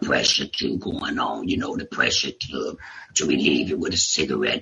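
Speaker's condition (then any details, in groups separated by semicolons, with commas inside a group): Laryngectomy; total laryngectomy for tumor by voice box, after failed six weeks chemo and radiation; voice prosthesis with hands-free device held by patch, still learning device, ongoing speech therapy; voice deeper and raspy before diagnosis, only one or two words after surgery, improving with therapy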